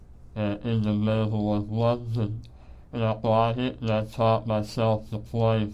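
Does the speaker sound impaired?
Yes: Treacher Collins syndrome; genetic, facial bones and ears unformed, small jaw, cleft palate repaired, no ossicles, dozens of reconstructive surgeries; small airway and jaws made breathing and eating hard, emergency tracheotomy after birth, ng tube feeding.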